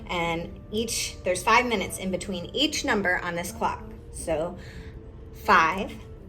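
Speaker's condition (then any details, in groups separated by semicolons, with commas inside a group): No condition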